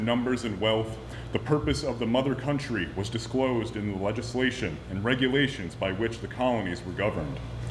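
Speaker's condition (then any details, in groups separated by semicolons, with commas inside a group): No condition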